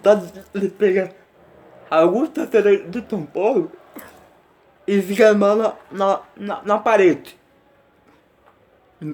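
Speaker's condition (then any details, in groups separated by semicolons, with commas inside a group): Cerebral palsy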